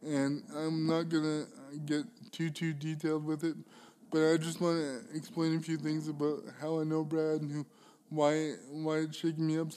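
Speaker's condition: Cerebral palsy; arms held in permanent y position

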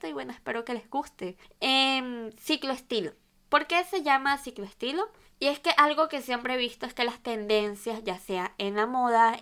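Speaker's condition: Cleft lip and palate; altered nose shape

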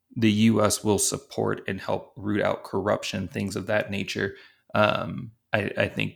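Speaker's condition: No condition

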